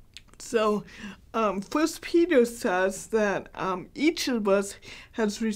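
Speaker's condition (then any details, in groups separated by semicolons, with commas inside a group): Cerebral palsy, mild; hard to understand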